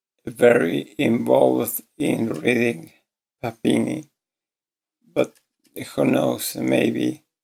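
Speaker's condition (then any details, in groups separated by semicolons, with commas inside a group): ALS; voice severely damaged, hard to understand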